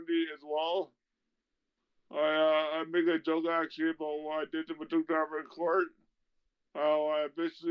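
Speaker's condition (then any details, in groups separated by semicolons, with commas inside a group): Traumatic brain injury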